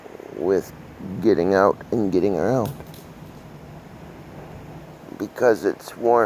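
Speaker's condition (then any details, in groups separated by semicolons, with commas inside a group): Cerebral palsy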